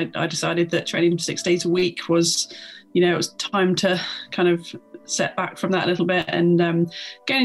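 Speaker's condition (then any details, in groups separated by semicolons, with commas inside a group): No condition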